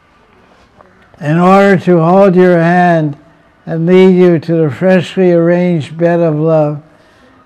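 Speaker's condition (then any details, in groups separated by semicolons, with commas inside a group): Deafness; unsure of microphone volume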